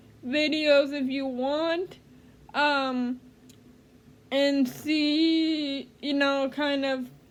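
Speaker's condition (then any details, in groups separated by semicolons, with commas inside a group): Cerebral palsy; speech therapy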